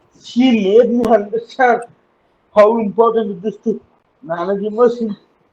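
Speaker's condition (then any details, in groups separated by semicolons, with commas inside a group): Cerebral palsy; uses wheelchair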